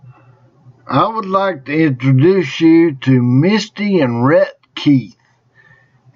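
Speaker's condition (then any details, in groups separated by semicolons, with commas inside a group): Traumatic brain injury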